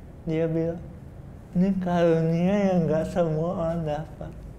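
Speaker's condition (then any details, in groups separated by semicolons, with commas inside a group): Cerebral palsy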